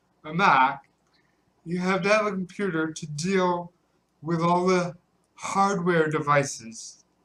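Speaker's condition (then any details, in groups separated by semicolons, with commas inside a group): Cerebral palsy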